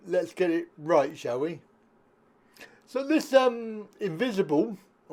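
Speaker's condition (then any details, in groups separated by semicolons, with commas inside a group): Cerebral palsy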